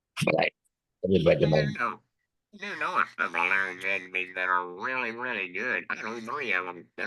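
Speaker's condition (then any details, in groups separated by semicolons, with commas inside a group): Laryngectomy; TE voice or electrolarynx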